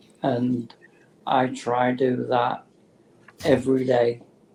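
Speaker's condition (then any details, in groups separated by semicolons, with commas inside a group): Motor neurone disease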